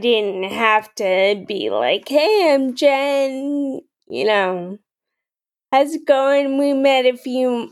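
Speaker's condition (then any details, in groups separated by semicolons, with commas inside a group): Friedreich's ataxia; ambulatory until about 21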